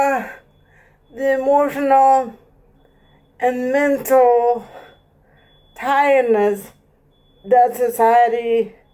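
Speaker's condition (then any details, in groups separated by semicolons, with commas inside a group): Cerebral palsy; present from birth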